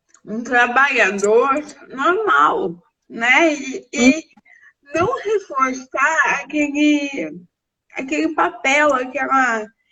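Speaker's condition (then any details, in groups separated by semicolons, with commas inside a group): Cerebral palsy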